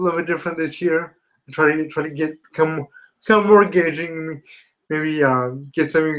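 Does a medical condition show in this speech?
Yes: spastic quadriplegia cerebral palsy.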